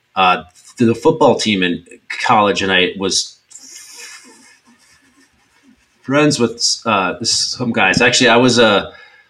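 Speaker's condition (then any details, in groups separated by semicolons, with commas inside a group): Stuttering; ongoing stutter; stutters during this podcast; discloses stutter at show start, calls it just how he talks; repeated sounds, prolonged sounds, blocks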